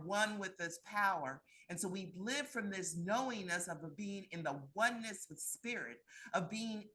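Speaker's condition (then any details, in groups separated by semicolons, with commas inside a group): No condition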